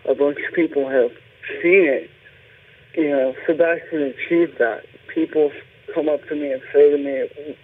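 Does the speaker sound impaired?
Yes: cerebral palsy; present from birth, birth injury with cord around neck, left side affected, left hand basically paralyzed; speech impediment while growing up.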